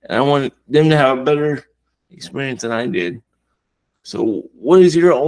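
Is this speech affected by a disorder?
Yes: cerebral palsy; wheelchair user; more severe than minor spastic diplegia.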